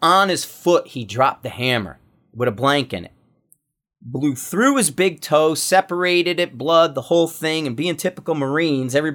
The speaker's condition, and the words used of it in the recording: None; typical speech.